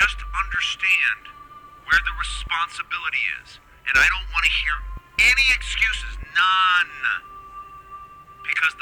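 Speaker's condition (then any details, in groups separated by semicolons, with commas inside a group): No condition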